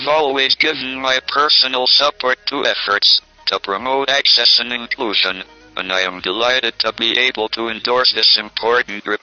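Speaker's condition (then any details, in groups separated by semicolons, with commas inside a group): Motor neurone disease, speech-generating device; diagnosed as postgraduate student at Cambridge, practically all adult life; very minimal use of limbs, button-click communication, eLocutor program by Arun Mehta, Vikram Krishna; speaks through Equalizer assisted communication system and Speech Plus speech synthesizer, text-to-speech voice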